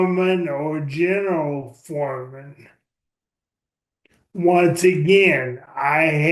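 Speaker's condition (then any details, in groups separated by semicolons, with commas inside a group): ALS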